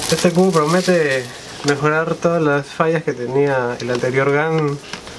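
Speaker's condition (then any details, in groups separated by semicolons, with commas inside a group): No condition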